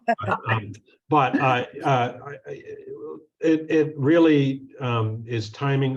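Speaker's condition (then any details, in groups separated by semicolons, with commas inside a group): No condition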